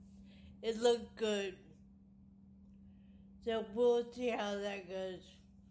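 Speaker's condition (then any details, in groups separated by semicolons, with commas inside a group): Traumatic brain injury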